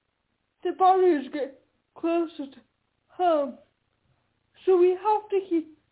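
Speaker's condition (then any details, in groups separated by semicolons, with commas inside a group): Quadriplegic cerebral palsy; uses a wheelchair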